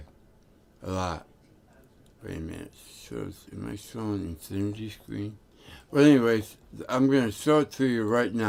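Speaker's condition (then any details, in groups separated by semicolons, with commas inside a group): Tongue cancer; tongue tumor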